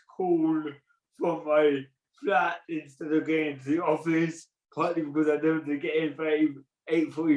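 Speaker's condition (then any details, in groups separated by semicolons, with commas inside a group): Cerebral palsy; present from birth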